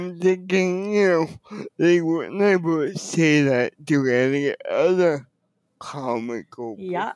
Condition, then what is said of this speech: Cerebral palsy. And the focus was on my cerebral palsy speech that they were worried no one would understand me.